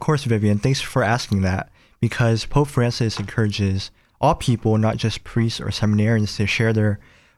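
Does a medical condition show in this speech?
Yes: cleft palate; nose and lip.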